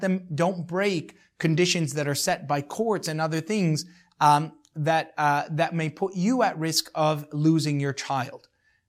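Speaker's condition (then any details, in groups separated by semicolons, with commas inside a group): No condition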